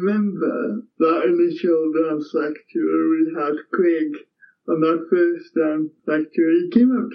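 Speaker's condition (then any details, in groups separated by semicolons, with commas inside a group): Cerebral palsy; cerebral palsy from brain damage at birth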